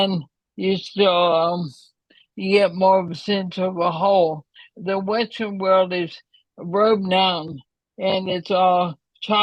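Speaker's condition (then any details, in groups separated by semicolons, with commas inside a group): ALS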